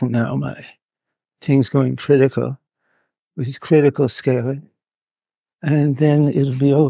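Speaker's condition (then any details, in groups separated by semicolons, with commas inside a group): Parkinson's; neurological disorder, hidden from others in early stages, now openly shown; needs to move about while filmed; audio hard to capture at points, partly due to movement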